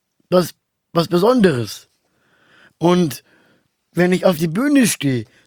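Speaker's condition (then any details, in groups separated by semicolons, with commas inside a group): Down syndrome; trisomy 21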